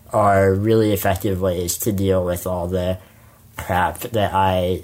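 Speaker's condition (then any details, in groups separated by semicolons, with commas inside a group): Spinal muscular atrophy; hands talking over to cousin mid-interview to give jaw a break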